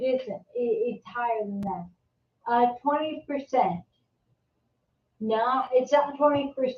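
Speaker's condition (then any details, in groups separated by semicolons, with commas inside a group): Multiple sclerosis; secondary progressive, earlier relapsing remitting, aggressive; on medication, exhausted; hears herself slurring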